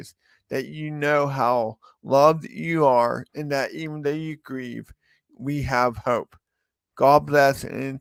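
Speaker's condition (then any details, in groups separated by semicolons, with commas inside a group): Cerebral palsy; from birth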